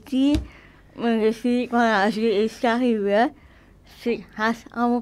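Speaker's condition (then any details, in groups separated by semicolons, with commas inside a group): Cerebral palsy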